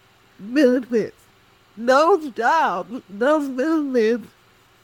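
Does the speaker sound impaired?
Yes: cerebral palsy; speech affected, cognition intact; employers reluctant to hire because of speech.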